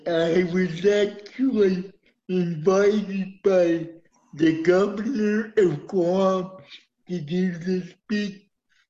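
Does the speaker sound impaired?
Yes: cerebral palsy; uses wheelchair.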